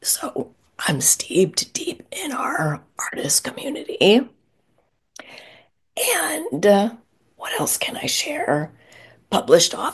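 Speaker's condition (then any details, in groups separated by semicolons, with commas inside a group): Spasmodic dysphonia; voice dried then lost, vowels hard, at worst inaudible, hard to talk and breathe, long whispering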